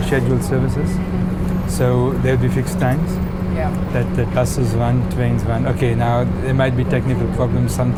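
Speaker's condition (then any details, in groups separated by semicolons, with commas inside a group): No condition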